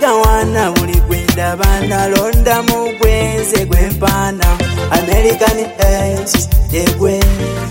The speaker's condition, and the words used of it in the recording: None; typical speech.